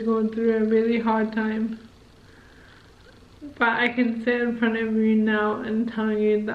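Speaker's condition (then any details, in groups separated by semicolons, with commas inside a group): Motor neurone disease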